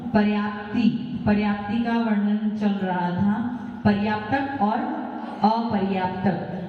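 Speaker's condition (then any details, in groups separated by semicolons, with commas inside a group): No condition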